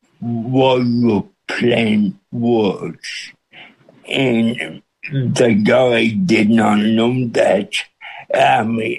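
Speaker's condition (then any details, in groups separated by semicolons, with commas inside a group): Cerebral palsy with speech impediment; speech impediment since birth, John Hayes feared nobody could understand, audience followed within minutes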